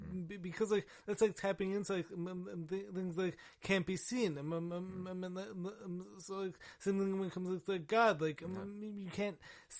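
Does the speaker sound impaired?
Yes: stammering and stuttering; acquired, neurological damage from severe pneumonia, 21 antibiotics, steroids, intubation, ventilator, induced coma, stutter began later; minimal editing leaves speech issues on display; here repeated sounds.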